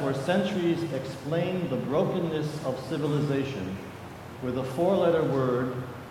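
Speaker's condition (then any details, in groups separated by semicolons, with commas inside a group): No condition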